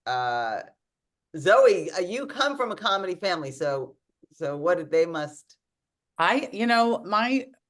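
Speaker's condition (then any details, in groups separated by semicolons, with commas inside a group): No condition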